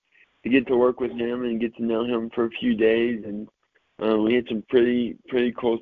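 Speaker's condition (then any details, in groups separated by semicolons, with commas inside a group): Cerebral palsy; mild cerebral palsy, diagnosed at age three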